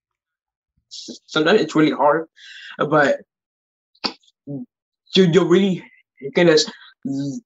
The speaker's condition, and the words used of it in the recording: Stuttering. Born deaf and living with a stutter, he's also become a powerful advocate for stuttering awareness.